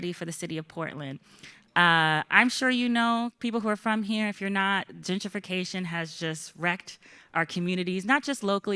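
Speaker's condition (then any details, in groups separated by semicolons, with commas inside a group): No condition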